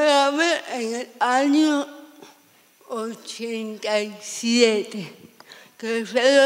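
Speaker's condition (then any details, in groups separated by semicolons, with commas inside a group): Severe cerebral palsy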